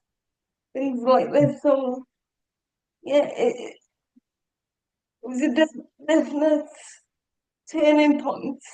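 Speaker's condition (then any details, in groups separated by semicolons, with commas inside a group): Cerebral palsy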